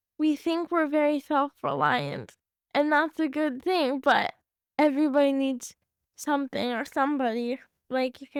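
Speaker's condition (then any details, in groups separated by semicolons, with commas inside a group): Cerebral palsy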